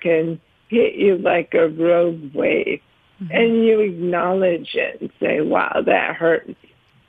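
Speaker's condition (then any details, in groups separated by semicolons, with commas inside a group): ALS; tongue affected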